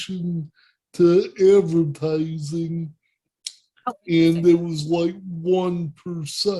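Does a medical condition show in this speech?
Yes: cerebral palsy; present from birth.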